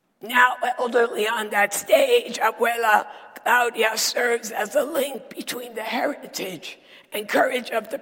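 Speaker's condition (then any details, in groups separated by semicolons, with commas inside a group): Dysphonia; sultry voice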